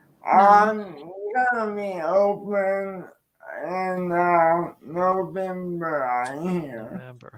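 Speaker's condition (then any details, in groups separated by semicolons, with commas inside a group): Cerebral palsy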